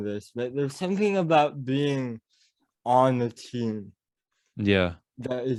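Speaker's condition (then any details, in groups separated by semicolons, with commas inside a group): Cerebral palsy; mild speech impediment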